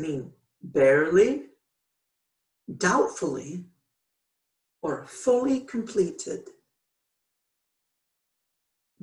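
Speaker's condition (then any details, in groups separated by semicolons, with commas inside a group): No condition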